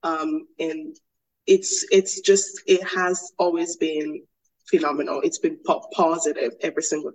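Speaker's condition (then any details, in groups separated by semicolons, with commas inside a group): Stutter; covert most of life, overt since mid pharmacy school, CBT, couple months speech therapy, group therapy; word switching, avoided feared consonants and sounds, frequency and severity increased, 30-minute presentation took an hour; repeated sounds, repeated words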